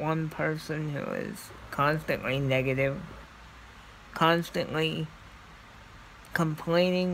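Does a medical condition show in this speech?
Yes: cerebral palsy; scoliosis.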